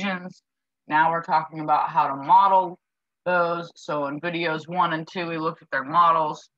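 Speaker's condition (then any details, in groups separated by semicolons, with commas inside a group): No condition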